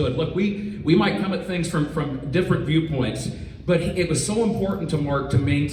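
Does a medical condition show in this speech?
No.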